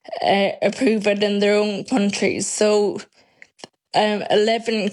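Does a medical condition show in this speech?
Yes: Friedreich's ataxia; progressive neurological, onset age 12, mostly wheelchair-bound, hearing and eyesight worsening; 16 years since onset, supplements only, Skyclarys not reimbursed, reactive physio, speech therapy; speech declining drastically each year, own voice recorded for future synthetic voice, swallowing deteriorating.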